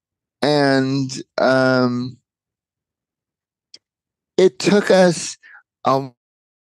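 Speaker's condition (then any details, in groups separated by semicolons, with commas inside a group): Cerebral palsy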